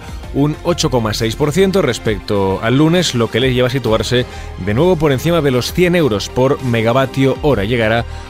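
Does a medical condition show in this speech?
No.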